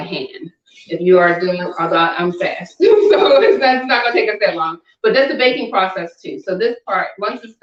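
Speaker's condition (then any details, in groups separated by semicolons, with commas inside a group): No condition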